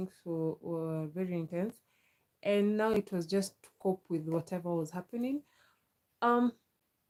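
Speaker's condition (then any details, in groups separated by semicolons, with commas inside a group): No condition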